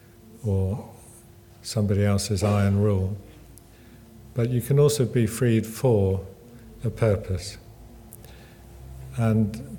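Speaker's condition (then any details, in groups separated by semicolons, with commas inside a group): Parkinson's; table tennis and snooker groups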